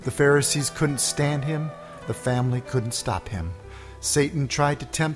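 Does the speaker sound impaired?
No.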